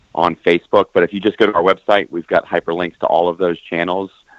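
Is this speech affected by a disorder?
No.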